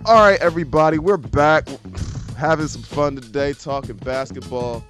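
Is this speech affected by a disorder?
No.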